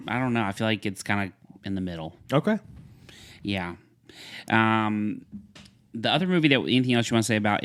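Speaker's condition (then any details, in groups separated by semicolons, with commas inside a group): No condition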